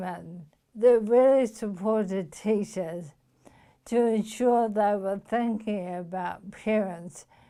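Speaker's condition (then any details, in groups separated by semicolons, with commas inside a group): Motor neuron disease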